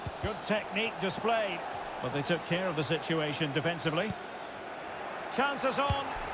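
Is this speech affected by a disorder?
No.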